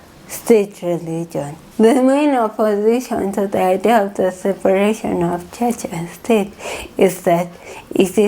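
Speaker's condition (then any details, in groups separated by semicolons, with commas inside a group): Cerebral palsy; from birth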